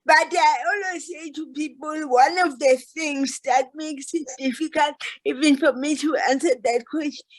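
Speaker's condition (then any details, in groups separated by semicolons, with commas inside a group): Cerebral palsy; moderate, muscle stiffness, coordination problems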